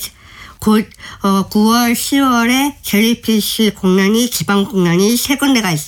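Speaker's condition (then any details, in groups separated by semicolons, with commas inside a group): Down syndrome; speaks very well, communication very smooth, disability hardly noticeable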